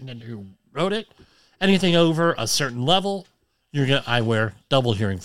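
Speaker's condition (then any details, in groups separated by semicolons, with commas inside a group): Cleft lip and palate; implied much improved now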